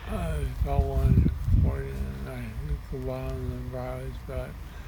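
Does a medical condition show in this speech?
Yes: Parkinson's; ataxia form; taking sativa, walking about 270 steps, advised off baclofen.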